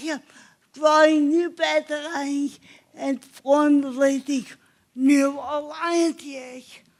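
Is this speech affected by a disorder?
Yes: cerebral palsy; obvious speech impairment.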